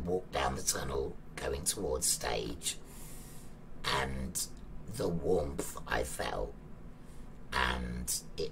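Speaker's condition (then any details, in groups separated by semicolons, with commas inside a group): Laryngectomy; laryngectomy for thyroid cancer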